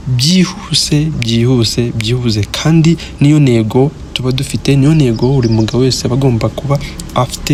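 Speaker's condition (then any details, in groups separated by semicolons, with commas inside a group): No condition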